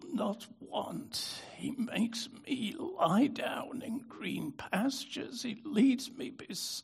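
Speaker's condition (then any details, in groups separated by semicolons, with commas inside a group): Spasmodic dystonia; prior stroke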